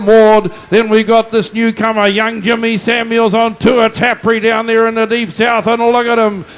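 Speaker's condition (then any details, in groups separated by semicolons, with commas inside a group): No condition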